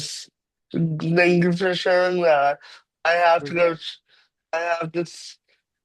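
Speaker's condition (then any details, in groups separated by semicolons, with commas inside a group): Cerebral palsy; cerebral palsy from birth, uses wheelchair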